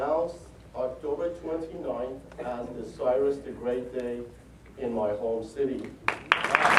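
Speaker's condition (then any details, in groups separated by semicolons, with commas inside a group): No condition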